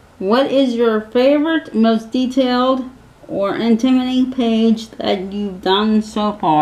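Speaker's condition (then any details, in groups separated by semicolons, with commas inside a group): Cerebral palsy; physical handicap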